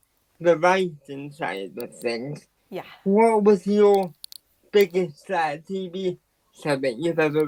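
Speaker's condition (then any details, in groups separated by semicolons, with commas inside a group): Quadriplegic cerebral palsy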